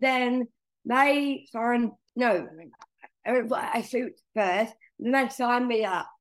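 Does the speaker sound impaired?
Yes: Down syndrome; present from birth, major heart surgery.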